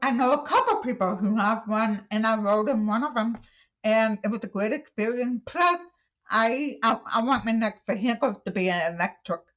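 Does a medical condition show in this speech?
Yes: deaf, cochlear implant user; hearing aid ages one to 33, cannot use phone; uses cochlear implant, follows familiar songs by memory.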